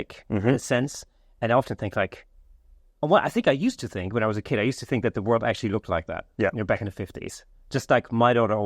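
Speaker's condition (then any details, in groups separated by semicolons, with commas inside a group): No condition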